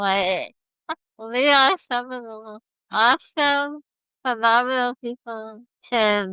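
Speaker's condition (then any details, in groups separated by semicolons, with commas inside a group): Spinal muscular atrophy type 1; most severe form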